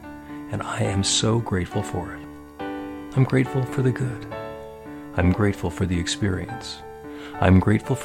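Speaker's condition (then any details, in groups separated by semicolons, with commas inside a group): No condition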